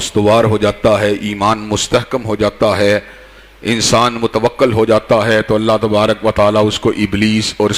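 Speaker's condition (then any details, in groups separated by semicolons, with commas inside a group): No condition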